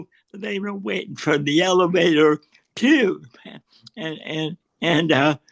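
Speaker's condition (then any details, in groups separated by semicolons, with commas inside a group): Cerebral palsy; spasticity, leans right, since childhood; wheelchair user after spinal cord surgery about five years ago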